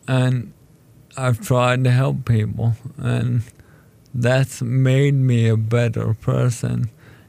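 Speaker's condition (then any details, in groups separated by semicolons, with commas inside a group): ALS; told condition is terminal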